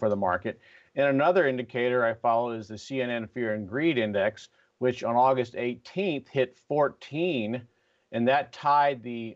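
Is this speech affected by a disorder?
No.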